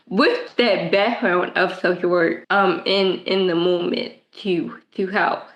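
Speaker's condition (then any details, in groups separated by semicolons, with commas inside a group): Cerebral palsy; present since birth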